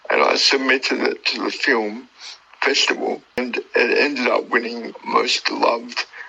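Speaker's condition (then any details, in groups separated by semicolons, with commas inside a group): Cerebral palsy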